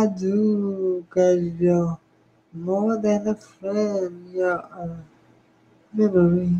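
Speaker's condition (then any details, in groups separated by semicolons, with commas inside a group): Spastic cerebral palsy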